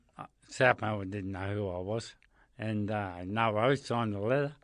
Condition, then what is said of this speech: ALS (motor neuron disease). It affects my voice.